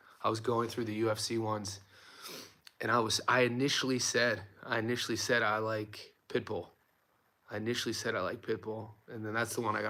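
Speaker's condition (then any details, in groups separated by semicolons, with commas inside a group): No condition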